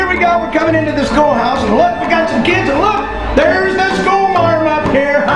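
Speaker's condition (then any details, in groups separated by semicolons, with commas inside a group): No condition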